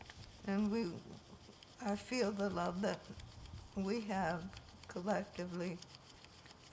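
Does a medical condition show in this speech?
Yes: Parkinson's.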